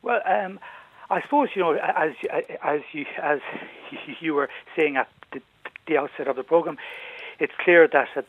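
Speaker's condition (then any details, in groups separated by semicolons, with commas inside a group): Stammer; stammer since childhood; much easier with age; varies, better when relaxed, worse when tired or anxious, lecturing needs extra preparation; repeated sounds, repeated words, prolonged sounds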